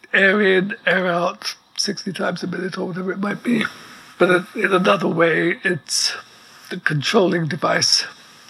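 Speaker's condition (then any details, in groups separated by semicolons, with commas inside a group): ALS; very weak voice needing amplifier, respirator audible in background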